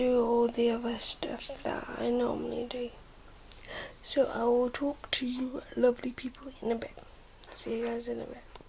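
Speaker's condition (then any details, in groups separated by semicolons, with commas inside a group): Cerebral palsy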